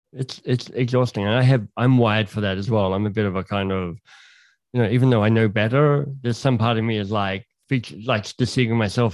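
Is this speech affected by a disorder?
Yes: cleft lip and palate; congenital genetic cleft lip and palate, palate open to nose, lip unjoined, surgery when young; slight speech impediment persists, audible in voice; a bit leaky on some sounds.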